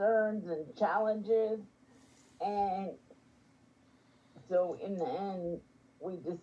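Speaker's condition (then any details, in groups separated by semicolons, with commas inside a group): Spastic quadriplegic cerebral palsy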